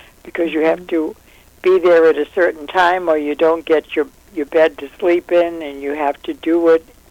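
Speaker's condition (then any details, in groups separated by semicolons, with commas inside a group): No condition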